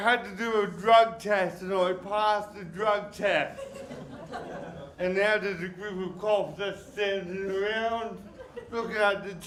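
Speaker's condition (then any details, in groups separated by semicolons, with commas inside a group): Cerebral palsy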